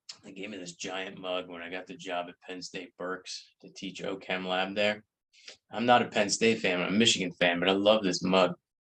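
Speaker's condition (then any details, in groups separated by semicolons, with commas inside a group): No condition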